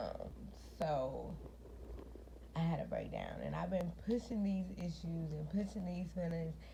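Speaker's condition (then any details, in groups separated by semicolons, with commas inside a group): Cerebral palsy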